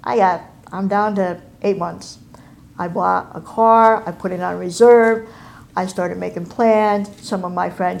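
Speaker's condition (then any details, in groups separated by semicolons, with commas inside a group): Cleft palate and cleft lip; congenital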